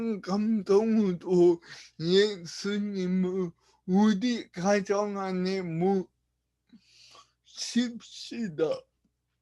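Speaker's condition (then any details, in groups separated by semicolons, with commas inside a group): Brain lesion disability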